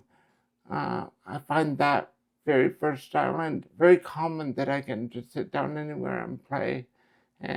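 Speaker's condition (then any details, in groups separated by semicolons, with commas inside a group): Cerebral palsy; affects right side, right hand and leg; speech affected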